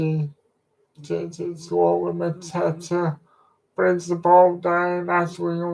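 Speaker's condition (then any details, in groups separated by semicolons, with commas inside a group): Cerebral palsy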